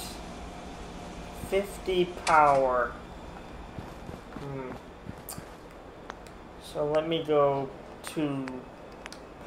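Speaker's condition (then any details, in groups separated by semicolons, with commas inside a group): Cerebral palsy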